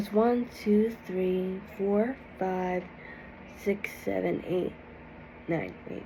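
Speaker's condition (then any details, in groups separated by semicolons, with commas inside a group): Cerebral palsy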